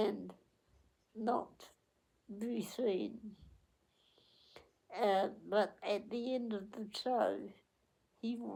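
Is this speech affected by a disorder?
Yes: cerebral palsy; onset at 8 days old.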